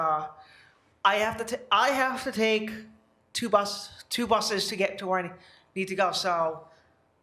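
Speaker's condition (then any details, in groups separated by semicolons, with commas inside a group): No condition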